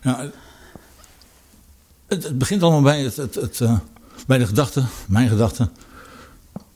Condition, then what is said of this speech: Parkinson's disease. Moeilijk in elk geval dan vroeger.